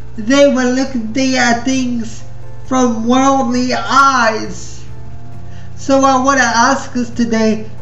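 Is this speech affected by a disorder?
Yes: spastic cerebral palsy.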